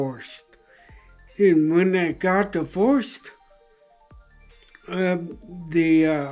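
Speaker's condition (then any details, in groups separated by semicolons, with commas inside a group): Traumatic brain injury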